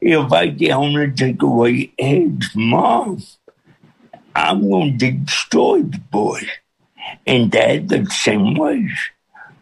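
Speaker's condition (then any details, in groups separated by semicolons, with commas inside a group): Cerebral palsy with speech impediment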